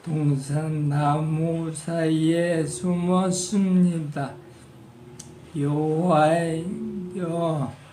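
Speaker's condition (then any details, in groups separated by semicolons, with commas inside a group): Parkinson's disease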